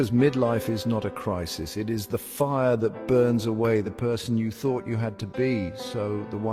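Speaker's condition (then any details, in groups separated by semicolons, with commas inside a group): No condition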